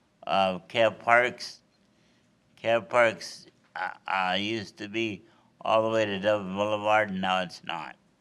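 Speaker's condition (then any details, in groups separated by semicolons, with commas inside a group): Cerebral palsy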